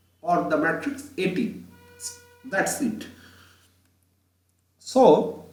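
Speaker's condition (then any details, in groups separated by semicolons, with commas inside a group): No condition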